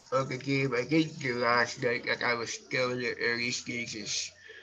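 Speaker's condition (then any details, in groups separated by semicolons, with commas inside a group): Cerebral palsy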